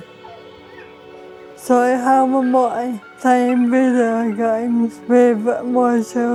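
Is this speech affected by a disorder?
Yes: MND; diagnosed at 26, about five years ago.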